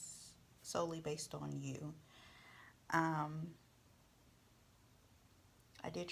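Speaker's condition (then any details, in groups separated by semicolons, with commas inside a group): No condition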